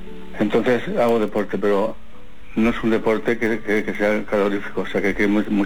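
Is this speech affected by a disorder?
Yes: Parkinson's; on Parkinson's medication; takes Parkinson medication.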